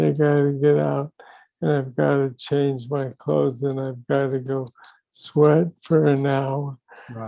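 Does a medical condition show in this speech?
Yes: young onset Parkinson's disease.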